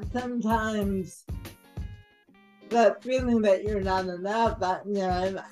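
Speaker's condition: Cerebral palsy; mildly affects speaking and gait

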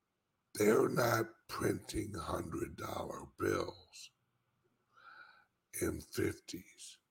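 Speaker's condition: Speech impediment; slight speech impediment

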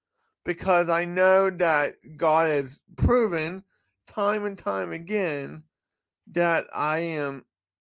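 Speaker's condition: Cerebral palsy; affects walk and speech

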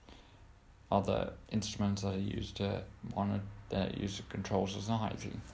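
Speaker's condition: Cerebral palsy; cerebral palsy since birth

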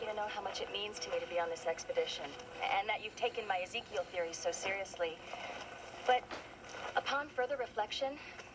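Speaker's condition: No condition

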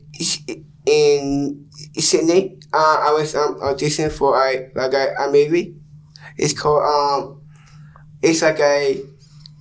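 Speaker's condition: Down syndrome

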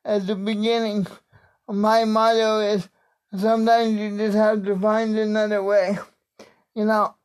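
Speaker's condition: Cerebral palsy; wheelchair user, cannot play traditional sports, aphasia, reads only certain words, book reports done orally; uses wheelchair, races with Angels of America; brain does not process words as words, scrambles words

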